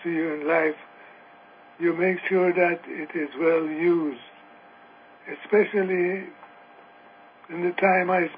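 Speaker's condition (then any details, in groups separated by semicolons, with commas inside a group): Parkinson's, severe; choppy, weak airflow, strain audible in voice, stressful to speak, may have difficulty speaking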